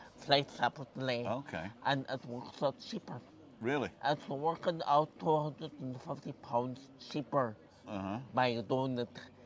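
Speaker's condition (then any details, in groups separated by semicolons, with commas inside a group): Cerebral palsy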